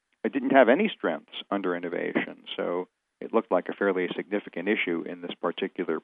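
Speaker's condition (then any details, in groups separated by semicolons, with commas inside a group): No condition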